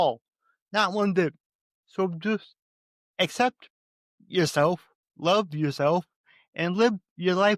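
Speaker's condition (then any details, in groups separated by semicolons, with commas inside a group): Cerebral palsy; from birth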